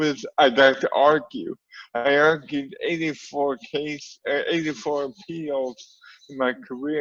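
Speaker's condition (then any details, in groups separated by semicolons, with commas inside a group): Cerebral palsy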